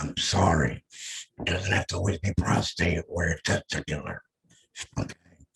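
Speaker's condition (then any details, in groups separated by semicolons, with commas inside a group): Head and neck cancer; voice lost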